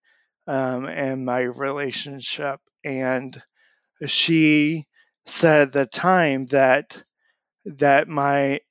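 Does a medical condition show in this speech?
Yes: amyotrophic lateral sclerosis; onset last fall, leg bouncing at rest, muscle twitches, weakness in legs and arms, walker since falls; months since diagnosis, on treatment, can't dress self, sometimes needs help brushing teeth; still able to speak, voice and message banking done for future speech loss.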